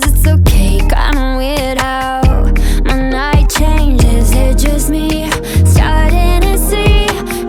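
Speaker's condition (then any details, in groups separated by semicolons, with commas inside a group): No condition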